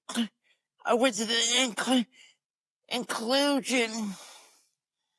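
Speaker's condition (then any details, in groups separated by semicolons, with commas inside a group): Cerebral palsy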